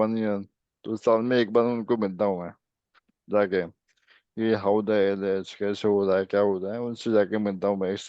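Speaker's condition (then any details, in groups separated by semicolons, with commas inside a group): ALS; speech improved a little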